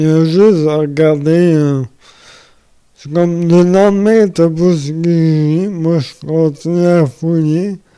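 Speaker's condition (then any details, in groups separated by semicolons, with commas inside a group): Amyotrophic lateral sclerosis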